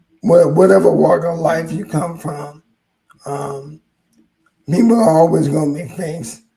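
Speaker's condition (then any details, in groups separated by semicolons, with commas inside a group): ALS; hoarse voice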